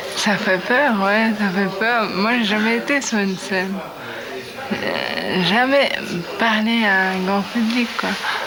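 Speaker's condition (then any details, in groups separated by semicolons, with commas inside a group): Traumatic brain injury; after bicycle accident and 2 weeks coma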